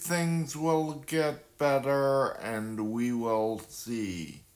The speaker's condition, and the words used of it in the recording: Brain injury. I speak slower because I had a traumatic brain injury 39, 38 years ago.